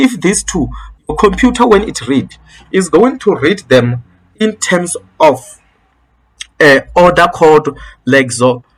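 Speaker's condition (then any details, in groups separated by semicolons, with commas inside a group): No condition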